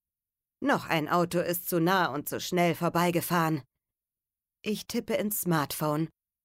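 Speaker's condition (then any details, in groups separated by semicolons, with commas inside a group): No condition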